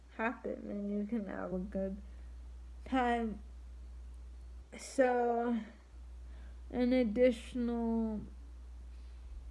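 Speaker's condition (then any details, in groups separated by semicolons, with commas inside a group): Triplegic cerebral palsy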